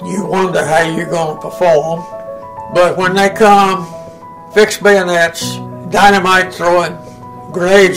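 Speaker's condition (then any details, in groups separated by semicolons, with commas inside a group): No condition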